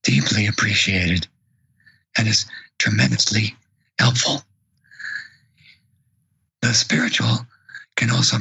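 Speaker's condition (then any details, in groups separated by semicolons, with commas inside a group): Vocal cord paralysis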